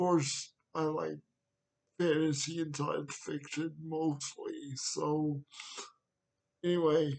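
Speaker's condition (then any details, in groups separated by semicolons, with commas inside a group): Cerebral palsy; wheelchair, needs transfer help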